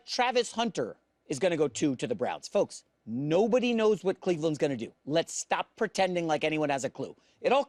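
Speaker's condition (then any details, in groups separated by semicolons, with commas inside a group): No condition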